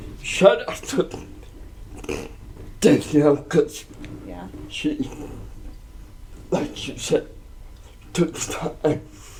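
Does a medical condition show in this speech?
Yes: cerebral palsy.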